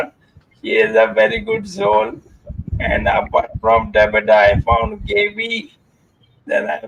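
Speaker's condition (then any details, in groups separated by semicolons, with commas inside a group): Motor neuron disease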